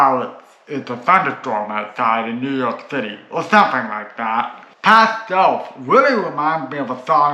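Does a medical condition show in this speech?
Yes: cerebral palsy.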